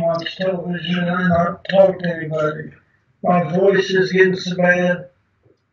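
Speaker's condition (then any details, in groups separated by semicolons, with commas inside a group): Parkinson's disease; deep brain stimulation surgery; diagnosed at age 43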